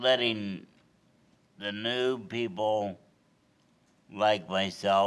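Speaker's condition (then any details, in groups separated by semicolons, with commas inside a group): Cerebral palsy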